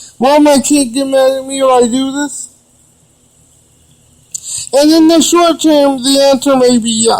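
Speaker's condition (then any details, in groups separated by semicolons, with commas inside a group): Cerebral palsy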